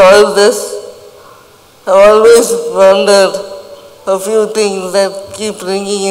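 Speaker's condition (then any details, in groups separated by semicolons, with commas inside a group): Cerebral palsy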